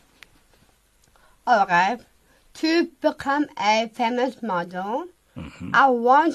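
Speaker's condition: Down syndrome; speaks a lot slower, learns and moves slower

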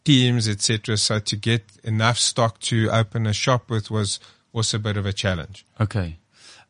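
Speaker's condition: No condition

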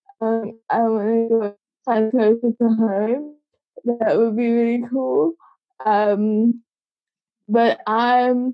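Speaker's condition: Cerebral palsy; congenital, from birth, age 25

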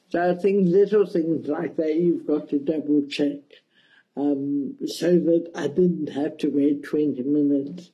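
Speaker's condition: Cerebral palsy; mild, requests wheelchair assistance at airports

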